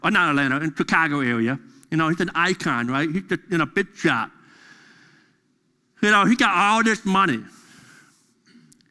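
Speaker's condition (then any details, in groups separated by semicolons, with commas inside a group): Deafness; deaf during school years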